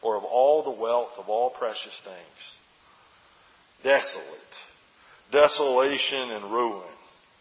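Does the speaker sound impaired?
No.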